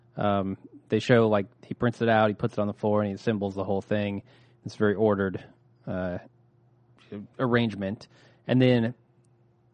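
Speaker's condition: No condition

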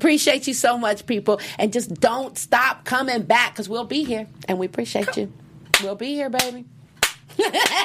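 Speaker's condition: No condition

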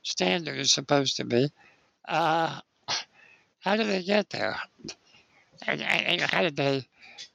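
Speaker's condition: Spinal muscular atrophy; age 60

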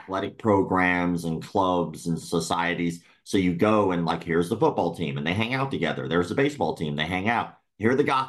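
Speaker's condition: Cleft lip and palate; speech impediment, still present

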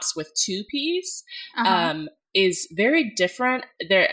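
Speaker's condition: No condition

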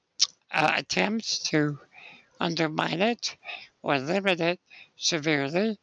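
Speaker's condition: Spinal muscular atrophy; 60 years old

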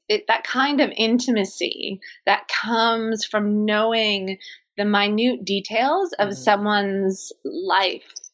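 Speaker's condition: No condition

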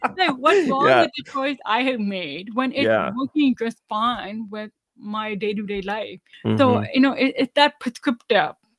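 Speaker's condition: Deafness, 99% hearing loss, severe

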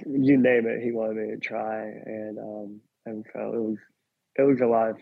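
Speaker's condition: Cleft lip and palate; congenital

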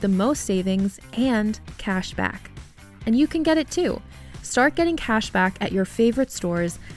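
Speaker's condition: No condition

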